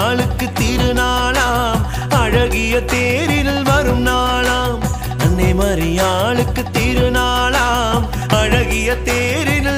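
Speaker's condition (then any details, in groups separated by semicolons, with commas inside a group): No condition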